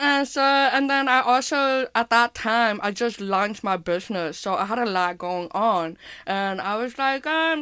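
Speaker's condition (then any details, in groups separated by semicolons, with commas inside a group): Hearing impairment with speech impairment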